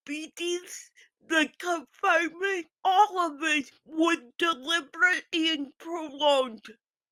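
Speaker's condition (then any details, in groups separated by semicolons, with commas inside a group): Physical speech impairment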